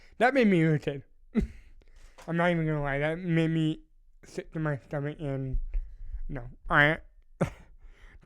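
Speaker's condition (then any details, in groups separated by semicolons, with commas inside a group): Cerebral palsy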